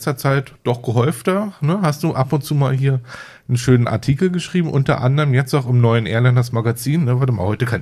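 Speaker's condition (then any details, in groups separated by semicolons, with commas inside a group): No condition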